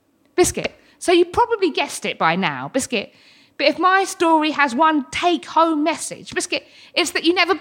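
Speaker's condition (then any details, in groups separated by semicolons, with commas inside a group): Tourette syndrome; frequent vocal tics, hedgehog, cats, obscene tics, full speech loss during fits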